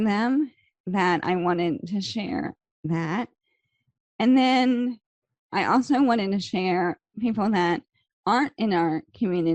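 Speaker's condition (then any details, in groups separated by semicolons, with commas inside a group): ALS; slow progressing form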